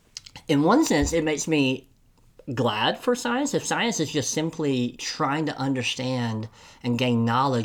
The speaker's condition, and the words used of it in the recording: Cleft palate. I'm from Tennessee, so enunciation isn't always good.